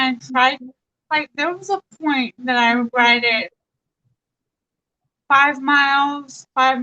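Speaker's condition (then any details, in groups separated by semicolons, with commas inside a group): Traumatic brain injury; voice affected, initially could not talk, needed speech therapy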